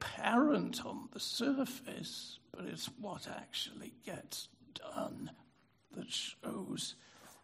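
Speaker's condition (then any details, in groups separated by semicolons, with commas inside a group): Spasmodic dysphonia; ENT exam with nasal camera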